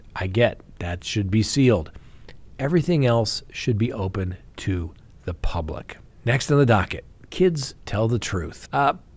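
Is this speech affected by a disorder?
No.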